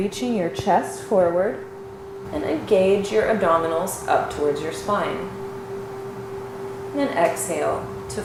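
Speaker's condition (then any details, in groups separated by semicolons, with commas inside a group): No condition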